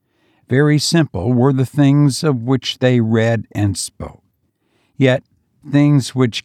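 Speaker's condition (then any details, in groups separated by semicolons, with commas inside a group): No condition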